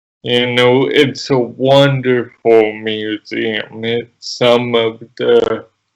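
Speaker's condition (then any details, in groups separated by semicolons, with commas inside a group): Cerebral palsy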